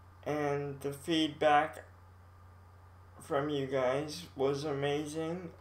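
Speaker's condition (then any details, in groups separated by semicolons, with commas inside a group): Cerebral palsy, mild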